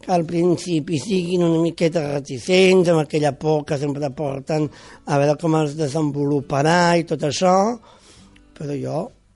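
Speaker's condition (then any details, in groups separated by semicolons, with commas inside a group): Down syndrome; congenital, born with it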